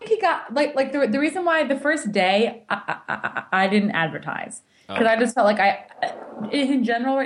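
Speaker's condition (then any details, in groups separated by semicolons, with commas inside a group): Stuttering; adult who stutters in English and Spanish, rarely discloses stuttering now; stuttered on nearly every Spanish word while learning, no word fears, teacher finished stuttered words; repeated words, blocks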